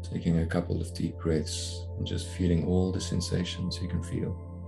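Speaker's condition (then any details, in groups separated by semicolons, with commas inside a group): No condition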